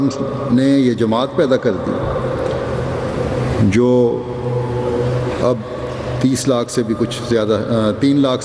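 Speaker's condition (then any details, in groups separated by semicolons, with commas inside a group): No condition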